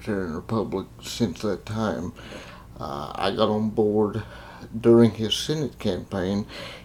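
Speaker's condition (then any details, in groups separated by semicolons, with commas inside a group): Cerebral palsy; confined to a wheelchair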